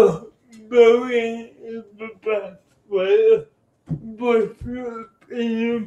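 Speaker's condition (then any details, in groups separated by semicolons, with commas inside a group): Cerebral palsy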